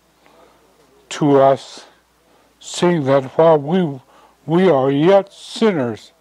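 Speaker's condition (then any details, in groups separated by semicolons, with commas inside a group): Stroke; fell and broke hip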